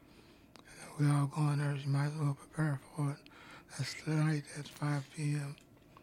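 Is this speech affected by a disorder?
Yes: dysphonia; dysphonia most of adult life, big hole in throat; dysphonia exercise during on-air break, repeats long sentences aloud, aims to keep meter reading up; voice gets quieter the more spoken, voice drops off, hard to hear.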